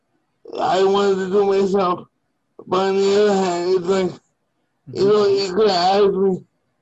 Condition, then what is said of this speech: Cerebral palsy. But with you, it's the same thing. You're speaking very, very nice, very well, and to me, it's great.